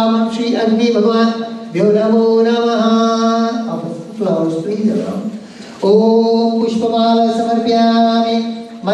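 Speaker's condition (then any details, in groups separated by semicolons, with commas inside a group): No condition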